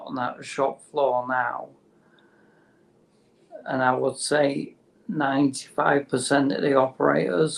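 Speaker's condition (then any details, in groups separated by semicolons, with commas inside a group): Motor neurone disease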